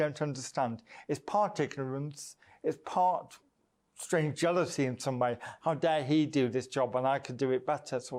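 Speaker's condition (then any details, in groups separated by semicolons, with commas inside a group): Cerebral palsy; birth oxygen deprivation, affects voice box; mild; strangulated voice, less clear on recordings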